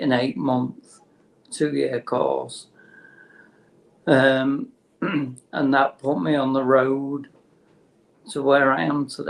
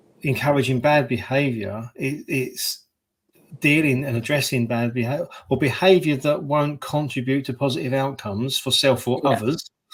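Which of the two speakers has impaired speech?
The first: motor neurone disease; terminal, no cure; diagnosed within last two years, early stage.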